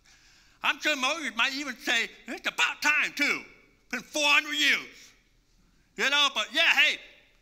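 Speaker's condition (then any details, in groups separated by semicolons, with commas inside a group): Deafness, congenital, 80% hearing loss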